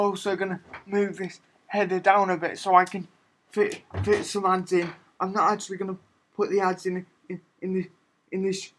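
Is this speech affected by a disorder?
Yes: cerebral palsy.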